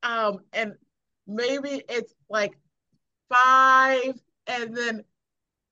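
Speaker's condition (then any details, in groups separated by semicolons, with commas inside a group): Aphasia after stroke; over a year since stroke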